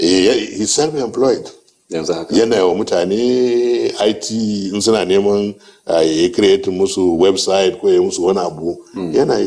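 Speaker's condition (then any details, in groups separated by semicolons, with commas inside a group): No condition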